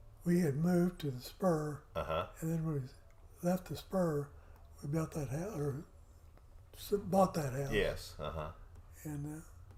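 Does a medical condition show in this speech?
Yes: Parkinson's; affects voice.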